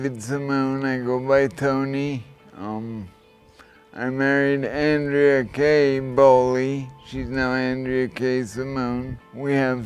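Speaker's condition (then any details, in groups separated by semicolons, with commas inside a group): Traumatic brain injury; head impact despite helmet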